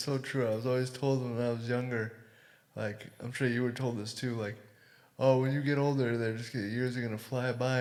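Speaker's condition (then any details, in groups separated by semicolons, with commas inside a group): Cerebral palsy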